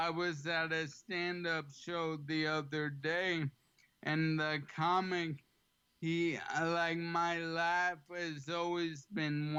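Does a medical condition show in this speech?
Yes: ALS; slightly slurred, has to slow down.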